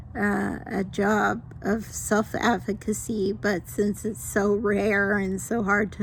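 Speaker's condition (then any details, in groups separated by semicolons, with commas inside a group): Mild cerebral palsy; mild form from birth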